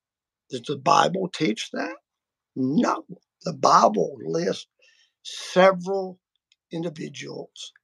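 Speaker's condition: Vocal cord surgery; including laser treatment

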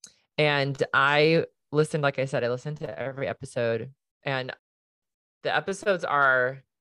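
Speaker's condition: No condition

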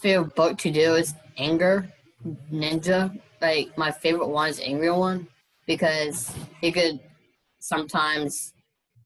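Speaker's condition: Down syndrome; trisomy 21, heart surgery in childhood, eye surgery, other childhood surgeries, thyroid removed; age 22

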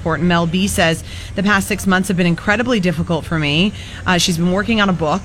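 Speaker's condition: No condition

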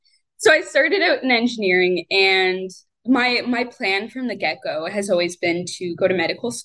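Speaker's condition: No condition

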